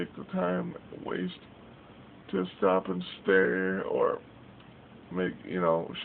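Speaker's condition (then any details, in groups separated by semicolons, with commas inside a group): Cerebral palsy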